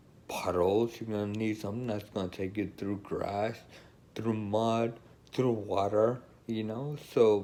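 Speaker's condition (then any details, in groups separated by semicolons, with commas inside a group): Friedreich's ataxia; uses wheelchair, tires quickly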